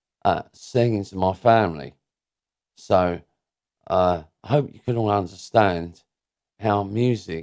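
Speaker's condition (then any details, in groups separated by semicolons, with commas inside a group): Cerebral palsy; diagnosed as baby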